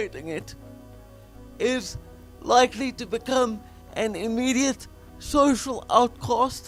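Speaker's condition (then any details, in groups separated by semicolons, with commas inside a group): Quadriplegic cerebral palsy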